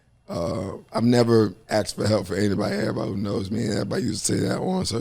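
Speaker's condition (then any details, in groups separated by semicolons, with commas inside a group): ALS; upper motor neuron onset in upper body, tongue atrophy; slow progressing, diagnosed at 30, about five years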